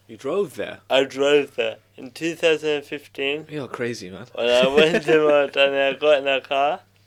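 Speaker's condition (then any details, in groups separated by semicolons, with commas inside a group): Cerebral palsy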